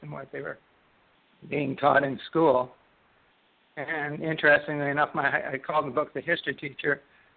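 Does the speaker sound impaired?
Yes: Parkinson's disease; left side onset, first symptom left index finger tremor, worsened over four years, diagnosed by Ontario neurologist.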